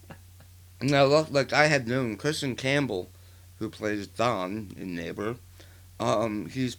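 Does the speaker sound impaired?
Yes: partial glossectomy for tongue cancer; stage 3, 40% of right side of tongue removed, tracheotomy, neck lymph node spread, recurrence.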